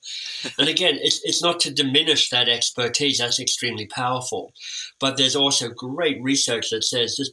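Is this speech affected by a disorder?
Yes: cleft lip and palate; orthodontic treatment.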